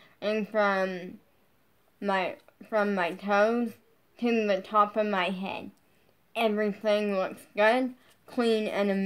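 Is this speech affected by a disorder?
Yes: brain injury.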